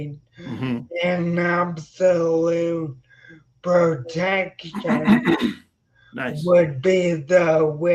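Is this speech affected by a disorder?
Yes: spinocerebellar ataxia; progressive.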